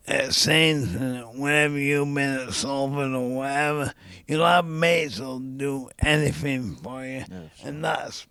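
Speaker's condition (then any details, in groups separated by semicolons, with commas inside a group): ALS; most common ALS type, young onset; recently diagnosed, very early stage, age 37; rapid voice decline, trouble with multisyllabic words, worsening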